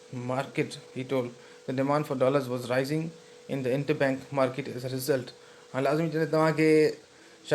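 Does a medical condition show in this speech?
No.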